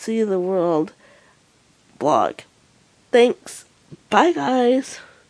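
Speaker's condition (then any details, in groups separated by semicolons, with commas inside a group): Cerebral palsy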